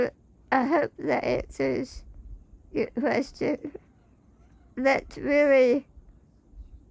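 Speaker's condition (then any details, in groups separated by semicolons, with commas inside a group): Spinal muscular atrophy type 2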